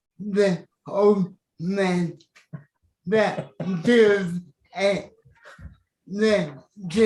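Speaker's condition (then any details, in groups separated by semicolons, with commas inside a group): Cerebral palsy; wheelchair user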